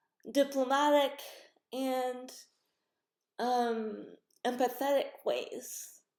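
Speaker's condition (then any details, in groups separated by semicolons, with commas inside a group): Cerebral palsy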